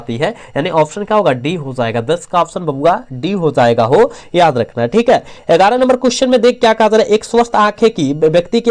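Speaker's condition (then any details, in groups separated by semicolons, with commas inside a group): No condition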